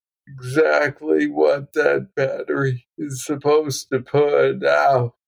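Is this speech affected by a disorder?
Yes: Parkinson's disease, young onset; diagnosed at 35, deep brain stimulation implant, non-rechargeable battery.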